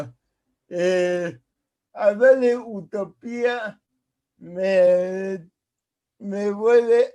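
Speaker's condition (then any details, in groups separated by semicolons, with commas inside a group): Cerebral palsy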